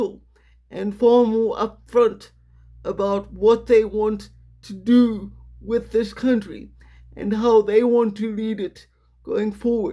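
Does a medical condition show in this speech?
Yes: quadriplegic cerebral palsy.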